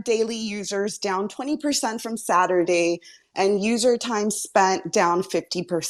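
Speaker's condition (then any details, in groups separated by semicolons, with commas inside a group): No condition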